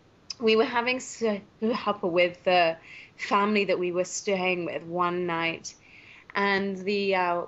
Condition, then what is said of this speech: Stuttering. I met this guy, and he asked me my name, and I said my name, and as I always do, I stuttered, telling him my name, and he began to laugh at me.